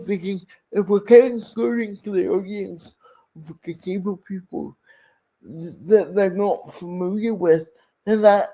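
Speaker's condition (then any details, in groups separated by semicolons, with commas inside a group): Cerebral palsy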